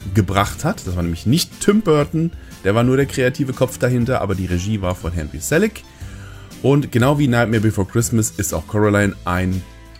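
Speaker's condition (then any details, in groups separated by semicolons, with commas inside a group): No condition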